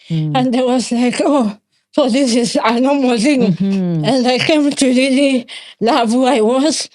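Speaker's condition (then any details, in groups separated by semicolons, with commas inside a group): Cerebral palsy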